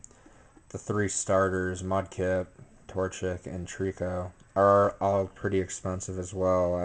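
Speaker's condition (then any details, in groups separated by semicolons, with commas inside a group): No condition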